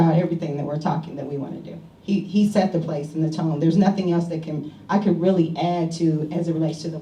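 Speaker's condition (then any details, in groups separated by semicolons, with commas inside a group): No condition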